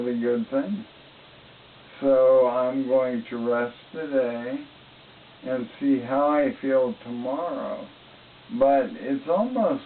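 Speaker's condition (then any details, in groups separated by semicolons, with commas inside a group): ALS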